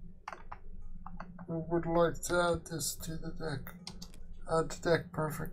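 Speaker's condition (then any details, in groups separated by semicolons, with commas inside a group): Quadriplegic cerebral palsy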